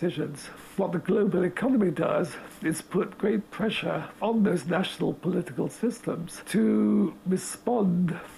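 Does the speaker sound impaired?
Yes: motor neurone disease; terminal, progressive motor neurone disease, body capacities steadily shrinking; late stage, 18 months since onset, completely immobile, lying in bed in New York, breathing aid; speaking through air contraption enabling breathing, still able to talk, interviewed down the line.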